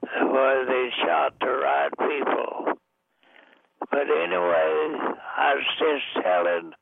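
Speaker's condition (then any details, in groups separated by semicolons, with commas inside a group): Deafness; also blind, age 99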